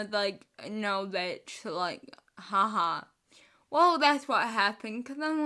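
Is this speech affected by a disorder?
Yes: spastic cerebral palsy, mixed.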